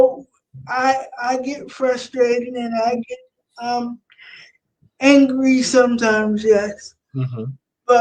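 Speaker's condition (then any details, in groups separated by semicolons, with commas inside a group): Cerebral palsy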